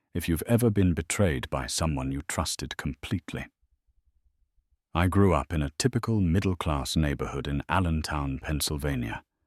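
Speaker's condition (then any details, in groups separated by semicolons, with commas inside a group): No condition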